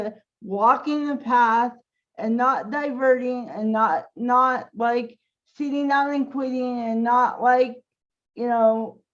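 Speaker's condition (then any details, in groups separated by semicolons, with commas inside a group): Cerebral palsy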